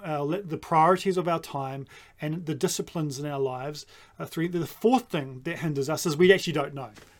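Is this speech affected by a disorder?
No.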